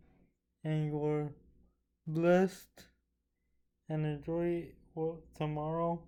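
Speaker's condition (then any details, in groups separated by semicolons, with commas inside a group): Cerebral palsy; with developmental delay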